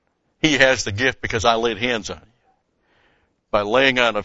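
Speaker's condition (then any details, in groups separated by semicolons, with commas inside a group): No condition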